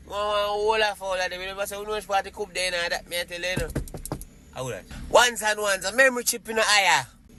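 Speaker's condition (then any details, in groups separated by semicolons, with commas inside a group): No condition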